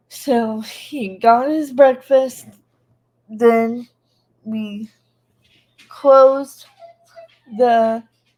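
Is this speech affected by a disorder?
Yes: cerebral palsy.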